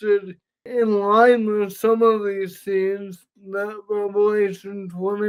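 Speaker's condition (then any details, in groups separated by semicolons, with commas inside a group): Cerebral palsy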